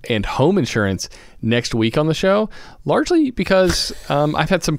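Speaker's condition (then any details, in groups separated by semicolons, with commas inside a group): No condition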